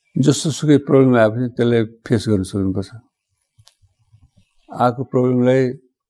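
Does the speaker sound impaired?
Yes: Parkinson's disease; elderly; small steps hard, legs sometimes won't lift, can't stride short distances, running and large movements fine, fall risk; slurred, jumbled speech, sometimes hard to understand, sometimes sounds fine, dry mouth.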